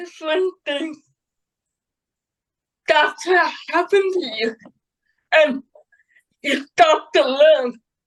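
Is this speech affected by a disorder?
Yes: cerebral palsy; predicted unlikely to talk, early speech therapy improved speaking.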